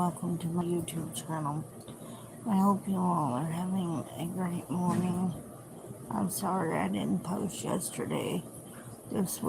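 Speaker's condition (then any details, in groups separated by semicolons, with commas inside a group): Cerebral palsy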